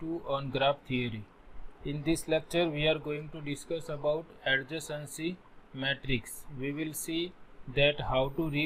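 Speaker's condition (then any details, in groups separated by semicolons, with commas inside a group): No condition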